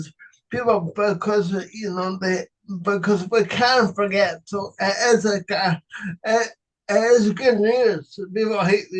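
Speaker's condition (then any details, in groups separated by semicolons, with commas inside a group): Cerebral palsy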